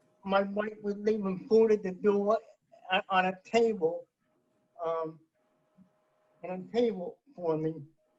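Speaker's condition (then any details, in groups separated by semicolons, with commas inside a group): Cerebral palsy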